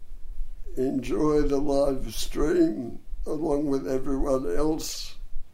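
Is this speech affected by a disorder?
Yes: dystonia and cerebral palsy; cerebral palsy from birth in right arm, bronchial asthma, adult dystonia pulling neck backwards, hard-to-diagnose.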